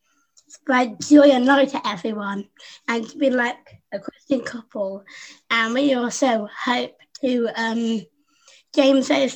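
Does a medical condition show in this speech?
Yes: Down syndrome; congenital, infant heart failure, heart surgery in infancy, stopped breathing as baby and resuscitated, chest problems, pneumonia; age 25; learned to speak by copying younger sister Susie, never stopped talking since.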